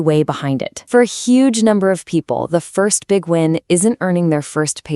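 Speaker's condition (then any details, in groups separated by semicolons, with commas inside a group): No condition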